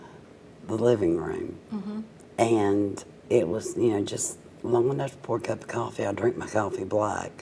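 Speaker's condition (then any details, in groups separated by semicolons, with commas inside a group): Cerebral palsy, mild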